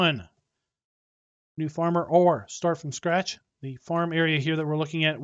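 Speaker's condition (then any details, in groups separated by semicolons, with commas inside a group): No condition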